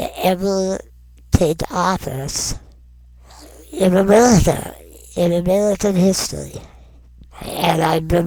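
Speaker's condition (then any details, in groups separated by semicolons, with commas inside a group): Non-progressive muscular dystrophy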